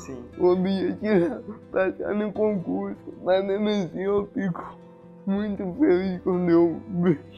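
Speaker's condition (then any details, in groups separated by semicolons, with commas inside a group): Cerebral palsy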